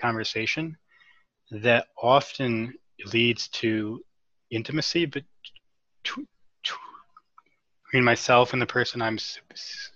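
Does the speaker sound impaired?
Yes: stuttering; adult stuttering; stutters openly during recorded interview; part-word repetitions like c- c-, frequent uh interjections before words, breaks mid-word; here prolonged sounds, blocks.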